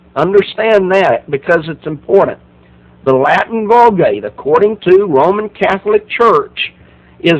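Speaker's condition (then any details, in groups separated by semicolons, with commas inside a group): No condition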